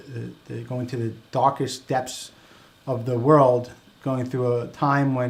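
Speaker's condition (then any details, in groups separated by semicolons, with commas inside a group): No condition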